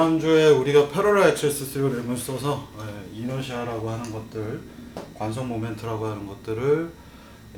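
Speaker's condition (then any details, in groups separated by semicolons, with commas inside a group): No condition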